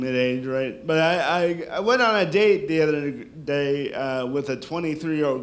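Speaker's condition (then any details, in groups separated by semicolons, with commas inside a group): Cerebral palsy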